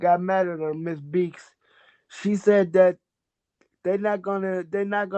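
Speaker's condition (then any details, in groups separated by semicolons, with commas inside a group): Cerebral palsy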